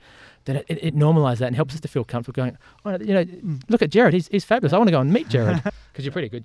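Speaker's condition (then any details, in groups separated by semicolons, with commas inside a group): No condition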